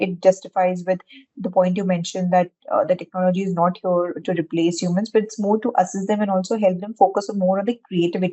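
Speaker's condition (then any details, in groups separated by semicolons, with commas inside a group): No condition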